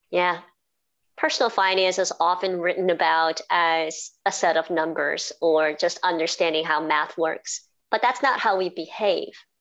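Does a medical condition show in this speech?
Yes: cleft palate and cleft lip; formerly very difficult to speak properly, teachers could not hear speech in class, now clear.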